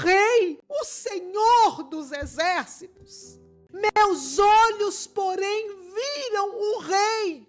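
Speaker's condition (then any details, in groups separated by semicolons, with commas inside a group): No condition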